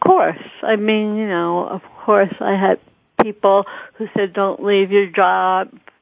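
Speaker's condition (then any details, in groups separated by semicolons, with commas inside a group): Cerebral palsy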